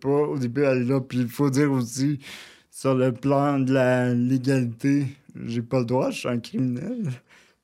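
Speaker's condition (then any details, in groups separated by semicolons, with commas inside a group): Cerebral palsy, near quadriplegia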